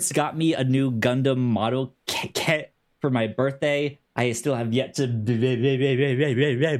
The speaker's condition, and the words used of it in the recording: Stuttering. There are some days where I just cannot speak